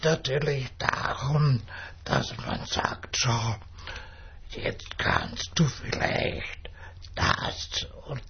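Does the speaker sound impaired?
Yes: dystonia with speech disorder; lifelong, first noticed at age 6 in primary school, could not write as a child; can only speak slowly.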